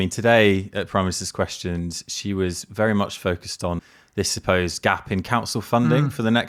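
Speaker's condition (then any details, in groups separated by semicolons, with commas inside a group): No condition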